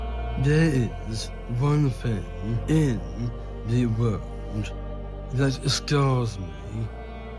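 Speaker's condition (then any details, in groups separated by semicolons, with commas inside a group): Down syndrome; three copies of chromosome 21, from birth; told when very young would never read or speak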